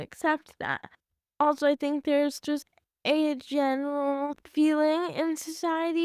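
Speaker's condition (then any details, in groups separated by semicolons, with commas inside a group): Cerebral palsy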